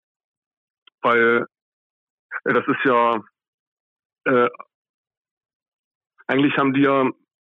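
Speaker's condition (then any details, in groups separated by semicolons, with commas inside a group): Stuttering; more disfluent in interview than during earlier emergency call; blocks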